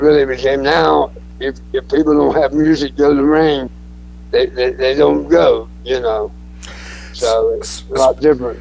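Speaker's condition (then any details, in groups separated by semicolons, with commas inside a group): Throat cancer; cancer survivor, alive and well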